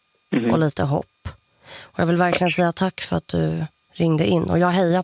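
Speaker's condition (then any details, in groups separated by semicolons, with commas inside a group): No condition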